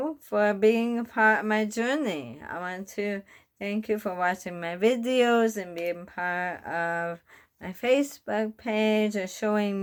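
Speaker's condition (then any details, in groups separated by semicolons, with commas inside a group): Bulbar onset ALS; recently diagnosed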